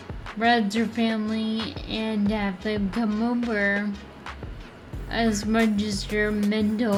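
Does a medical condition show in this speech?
Yes: Friedreich's ataxia.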